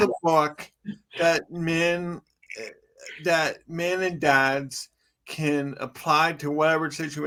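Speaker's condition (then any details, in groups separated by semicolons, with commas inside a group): Cerebral palsy; from birth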